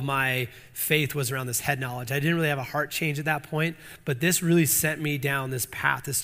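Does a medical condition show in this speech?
No.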